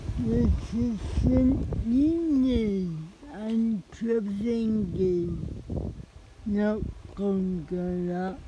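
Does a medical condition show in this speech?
Yes: cerebral palsy; spastic.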